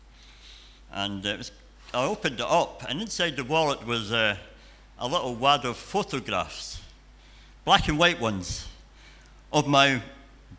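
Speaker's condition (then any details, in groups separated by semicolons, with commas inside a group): Cleft palate and cleft lip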